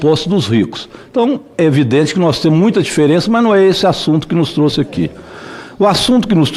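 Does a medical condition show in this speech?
No.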